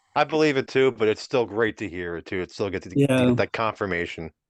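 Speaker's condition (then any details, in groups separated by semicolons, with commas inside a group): No condition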